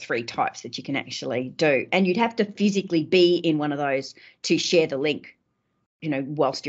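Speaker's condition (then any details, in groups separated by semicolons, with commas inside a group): No condition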